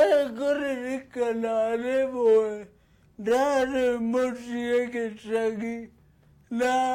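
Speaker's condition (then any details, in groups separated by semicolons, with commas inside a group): Cerebral palsy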